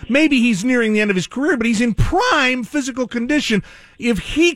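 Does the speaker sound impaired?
No.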